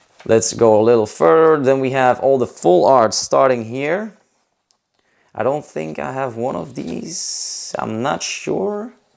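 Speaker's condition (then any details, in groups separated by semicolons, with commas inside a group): No condition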